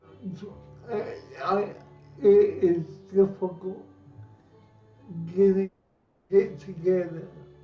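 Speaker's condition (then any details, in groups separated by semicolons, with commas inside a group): Cerebral palsy; lifelong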